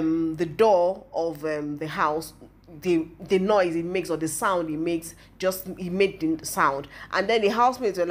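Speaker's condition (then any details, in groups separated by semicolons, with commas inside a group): No condition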